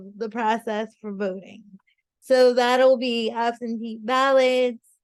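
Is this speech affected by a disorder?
Yes: cerebral palsy.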